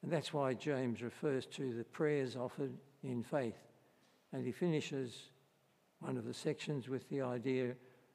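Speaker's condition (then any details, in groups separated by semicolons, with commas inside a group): Parkinson's disease; varying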